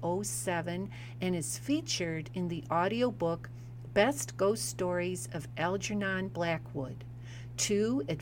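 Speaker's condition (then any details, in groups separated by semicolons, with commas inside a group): No condition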